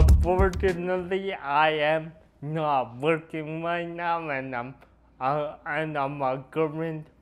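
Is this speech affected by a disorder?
Yes: cerebral palsy; noticeably atypical speech.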